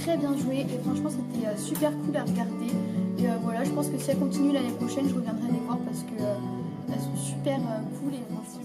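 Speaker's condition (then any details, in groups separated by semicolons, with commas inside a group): No condition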